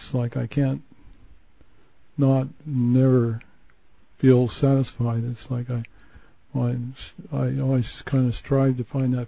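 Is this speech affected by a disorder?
Yes: Parkinson's disease; onset with minor arm tremor, progressed to barely moving before starting medication; age 69, low-dose Mirapex then Sinemet, yoga, Bowen therapy, John Coleman's alternative approach, recent Olympic hike.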